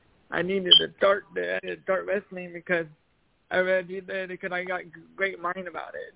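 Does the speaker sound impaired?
Yes: cerebral palsy; past challenges speaking up.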